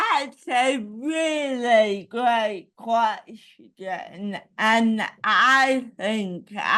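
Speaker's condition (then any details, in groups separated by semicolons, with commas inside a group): Cerebral palsy; ataxic type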